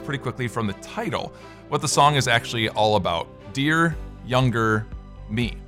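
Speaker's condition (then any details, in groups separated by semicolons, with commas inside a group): No condition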